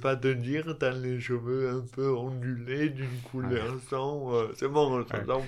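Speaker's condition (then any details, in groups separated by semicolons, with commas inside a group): Dystonia; elocution difficulties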